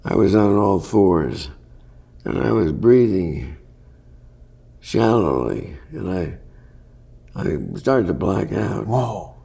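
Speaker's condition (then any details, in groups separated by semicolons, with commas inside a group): Parkinson's; worsening, often debilitating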